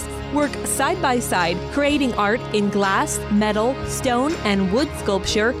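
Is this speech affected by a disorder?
No.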